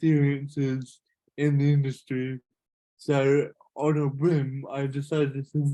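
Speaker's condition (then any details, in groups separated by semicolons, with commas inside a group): Cerebral palsy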